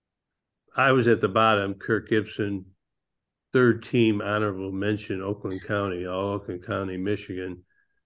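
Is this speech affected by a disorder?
Yes: Parkinson's disease; man nearly 66, no longer flies planes because of Parkinson's; ping pong, pool, pickleball, bowling as activities to help with Parkinson's.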